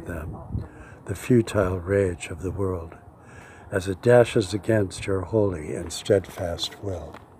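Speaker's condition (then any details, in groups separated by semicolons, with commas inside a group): No condition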